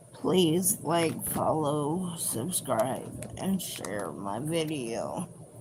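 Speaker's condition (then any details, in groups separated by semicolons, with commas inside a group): Cerebral palsy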